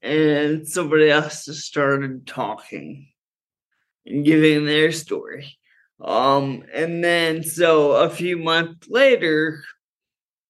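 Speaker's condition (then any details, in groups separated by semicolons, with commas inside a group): Friedreich's ataxia; slowly worsening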